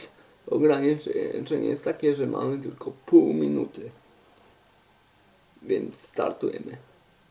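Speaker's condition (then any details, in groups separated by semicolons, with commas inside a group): Cerebral palsy; uses wheelchair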